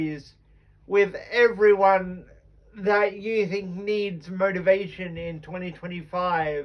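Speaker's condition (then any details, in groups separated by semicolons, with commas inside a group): Cerebral palsy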